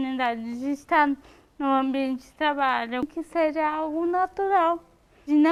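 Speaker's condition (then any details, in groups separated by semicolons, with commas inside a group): Cerebral palsy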